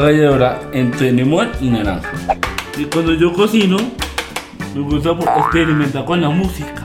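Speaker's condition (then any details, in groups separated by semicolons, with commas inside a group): Down syndrome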